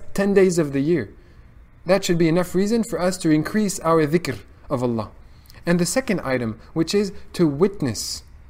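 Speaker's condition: No condition

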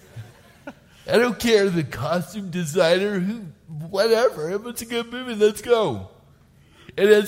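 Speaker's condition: Cerebral palsy; from birth

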